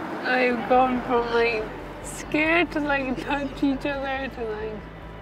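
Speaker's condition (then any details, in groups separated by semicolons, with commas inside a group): Motor neurone disease; onset in left hand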